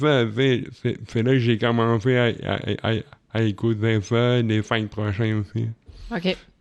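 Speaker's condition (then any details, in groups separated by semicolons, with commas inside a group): Cerebral palsy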